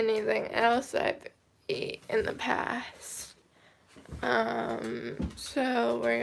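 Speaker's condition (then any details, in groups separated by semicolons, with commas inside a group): Cerebral palsy, mild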